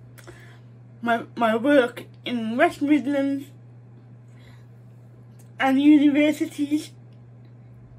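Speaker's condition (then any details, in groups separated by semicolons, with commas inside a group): Mild cerebral palsy; struggles with speech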